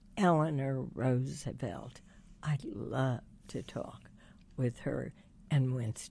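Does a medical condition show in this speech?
Yes: spasmodic dysphonia; diagnosed Johns Hopkins after six years, basal ganglia, cords clamp uncontrollably, botulinum toxin cord injection; voice breaks, speaks very slowly, one injection took voice completely two weeks, only whisper.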